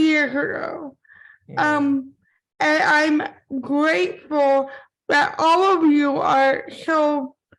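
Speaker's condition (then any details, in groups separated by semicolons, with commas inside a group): Cerebral palsy; from birth; impaired speech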